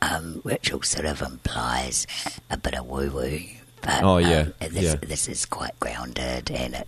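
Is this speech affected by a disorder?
Yes: tracheostomy and scarred vocal cord, laryngeal cysts, surgical vocal cord scarring; congenital laryngeal cysts, tracheostomy 3 weeks to 15, reinserted 18, cyst surgery 20 Green Lane Hospital; voice sounds different, presses on tracheostomy tube, later surgery left voiceless eight months, used voice machine.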